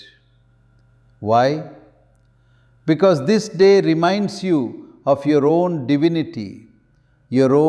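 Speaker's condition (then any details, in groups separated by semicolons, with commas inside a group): No condition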